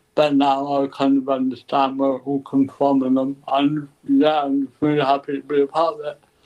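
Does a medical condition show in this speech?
Yes: cerebral palsy; ataxic type.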